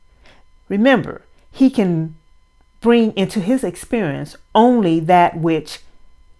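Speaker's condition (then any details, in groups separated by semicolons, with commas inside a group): No condition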